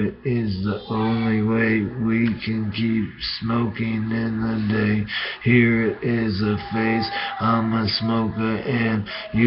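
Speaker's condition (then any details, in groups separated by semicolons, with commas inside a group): Brain injury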